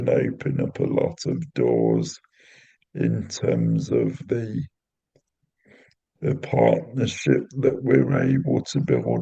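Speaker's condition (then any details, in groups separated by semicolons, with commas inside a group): Cerebral palsy; intrathecal baclofen pump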